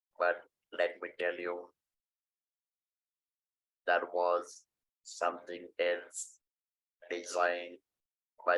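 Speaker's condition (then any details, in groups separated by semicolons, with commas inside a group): Stage IV larynx cancer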